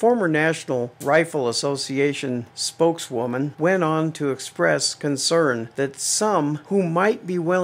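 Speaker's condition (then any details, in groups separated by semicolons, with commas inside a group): No condition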